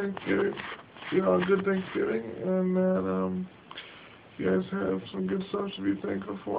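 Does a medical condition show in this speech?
Yes: cerebral palsy.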